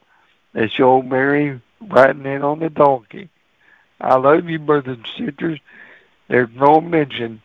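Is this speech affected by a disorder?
Yes: cerebral palsy; walks really funny.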